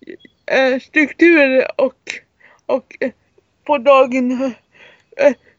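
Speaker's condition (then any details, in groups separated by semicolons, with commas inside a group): Cerebral palsy; severe, wheelchair user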